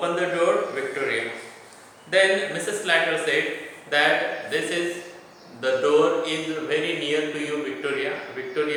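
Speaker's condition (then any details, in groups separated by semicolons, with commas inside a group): No condition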